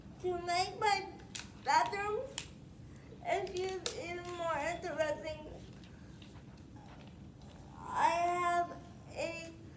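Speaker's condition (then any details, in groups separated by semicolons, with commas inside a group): Spastic quadriplegic cerebral palsy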